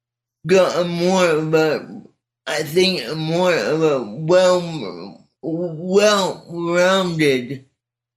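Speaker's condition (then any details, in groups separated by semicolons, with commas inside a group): Cerebral palsy; spastic type, right side only; speech not affected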